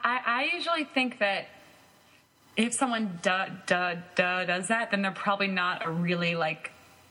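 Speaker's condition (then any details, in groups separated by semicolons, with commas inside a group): Stuttering; therapy over past 3 years: fluency shaping, stuttering modification, voluntary stuttering, subway talks with strangers; stutters at times; repeated sounds, repeated words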